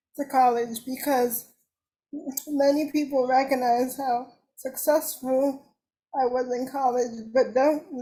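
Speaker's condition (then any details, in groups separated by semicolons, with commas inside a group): Cerebral palsy; uses wheelchair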